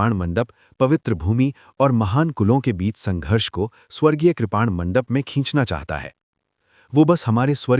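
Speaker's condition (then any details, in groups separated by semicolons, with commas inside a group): No condition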